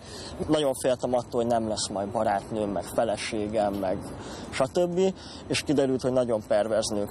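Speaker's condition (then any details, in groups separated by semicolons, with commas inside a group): Cleft lip and palate; congenital cleft lip with cleft palate, small palatal cleft, 27-30 operations mostly plastic surgery; head-tilting drinking habit persists; mouth and voice noticed as odd by other children in childhood, liquids leaked through nose in infancy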